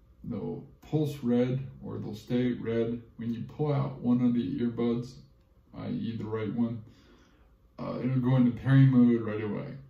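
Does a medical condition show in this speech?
Yes: cerebral palsy; affects gait and walking.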